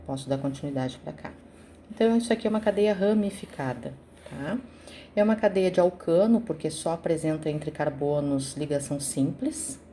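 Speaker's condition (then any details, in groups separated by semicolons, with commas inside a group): No condition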